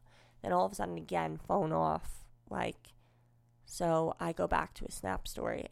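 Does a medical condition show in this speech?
Yes: cleft lip and palate, unilateral.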